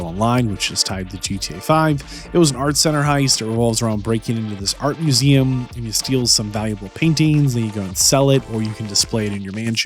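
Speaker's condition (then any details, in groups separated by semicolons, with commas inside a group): No condition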